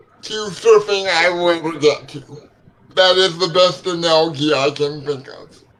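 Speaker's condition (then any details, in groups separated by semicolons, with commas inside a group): Cerebral palsy; legs affected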